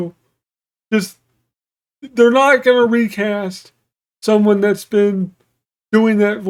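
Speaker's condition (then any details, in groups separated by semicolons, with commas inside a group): Cerebral palsy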